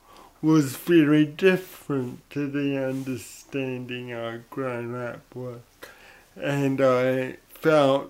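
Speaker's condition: Cerebral palsy; odd sort of voice

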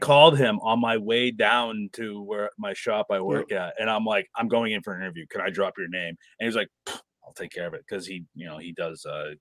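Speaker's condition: No condition

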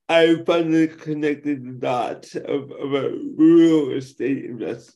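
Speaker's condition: Cerebral palsy; affects speech

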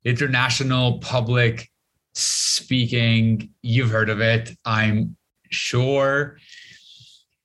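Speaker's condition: Stutter; lifelong stutter, grew up stuttering in Lebanon, avoided speaking almost entirely for over 25 years; learned breathing technique to control stuttering, joined Toastmasters, speaks professionally, stand-up comedy; stutter may sound like internet problems, repeated fillers such as eh; prolonged sounds, blocks

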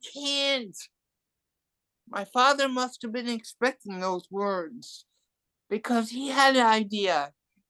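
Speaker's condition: Cerebral palsy and hearing loss; adult

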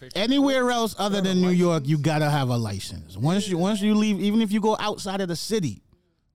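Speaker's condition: No condition

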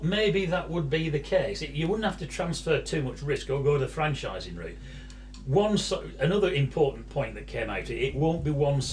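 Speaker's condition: No condition

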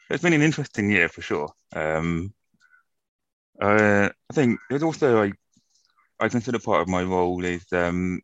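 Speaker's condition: Profound deafness, acquired from meningitis; later cochlear implant with rehabilitation

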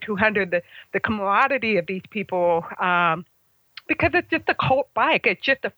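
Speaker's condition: Congenital hearing loss; about 75% hearing loss

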